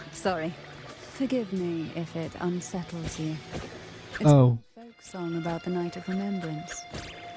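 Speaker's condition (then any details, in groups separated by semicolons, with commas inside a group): No condition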